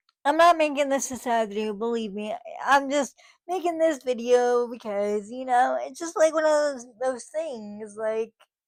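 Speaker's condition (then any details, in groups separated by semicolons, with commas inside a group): Cerebral palsy, spastic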